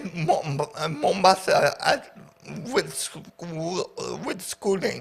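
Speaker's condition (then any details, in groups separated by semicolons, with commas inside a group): Paraplegia with essential tremor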